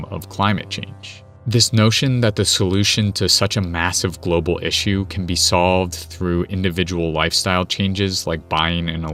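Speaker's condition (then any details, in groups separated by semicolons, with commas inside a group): No condition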